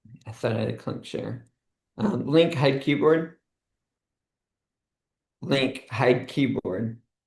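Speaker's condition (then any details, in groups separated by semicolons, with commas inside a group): ALS; foot onset, brain-computer interface implant in motor cortex; diagnosed a few years ago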